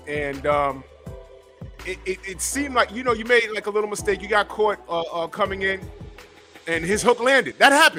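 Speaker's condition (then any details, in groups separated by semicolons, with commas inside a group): No condition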